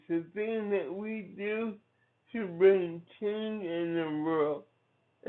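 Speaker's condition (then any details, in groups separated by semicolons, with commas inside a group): Cerebral palsy; from birth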